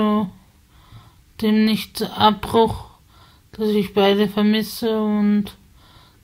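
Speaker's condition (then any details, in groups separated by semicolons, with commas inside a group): Spasticity from birth; multiple sclerosis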